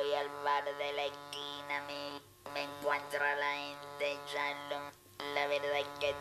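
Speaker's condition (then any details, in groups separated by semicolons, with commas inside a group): Total laryngectomy; esophageal voice or voice prosthesis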